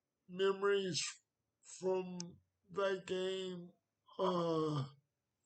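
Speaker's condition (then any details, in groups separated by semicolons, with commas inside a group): Cerebral palsy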